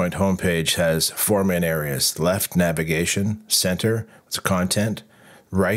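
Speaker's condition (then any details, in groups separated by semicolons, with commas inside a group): No condition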